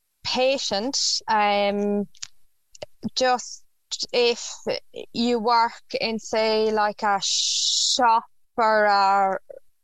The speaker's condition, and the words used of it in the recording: Stuttering. And like my two best friends of 20 years, like I rarely stutter around them, but to new friends, I'd stutter, but badly around them, you know.